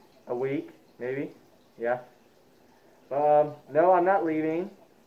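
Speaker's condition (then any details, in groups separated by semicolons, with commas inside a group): No condition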